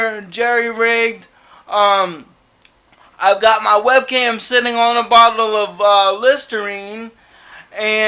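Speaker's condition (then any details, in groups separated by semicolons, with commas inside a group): Cerebral palsy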